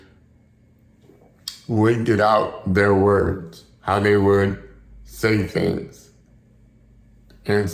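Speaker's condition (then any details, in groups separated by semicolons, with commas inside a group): Cerebral palsy; spastic quadriplegia, relies on caregivers; some voice muscle weakness, still able to talk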